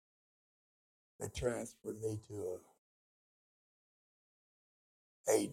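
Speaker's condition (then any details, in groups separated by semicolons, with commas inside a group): Speech impediment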